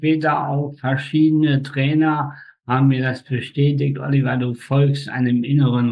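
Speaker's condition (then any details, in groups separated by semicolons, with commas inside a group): Spastic tetraparesis; slightly hoarse from many speeches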